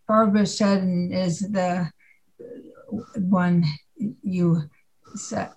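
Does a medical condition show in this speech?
Yes: aphasia after stroke; two strokes one month apart, artery dissection blocking blood flow, symptoms came on slowly, ten and a half years ago; about ten and a half years post stroke, three years of speech, occupational, physical therapy; writing slow.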